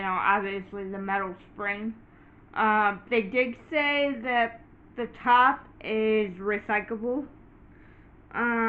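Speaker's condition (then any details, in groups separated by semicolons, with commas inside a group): Cerebral palsy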